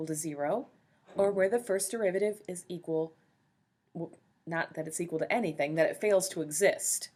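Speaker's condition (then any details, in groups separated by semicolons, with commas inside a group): No condition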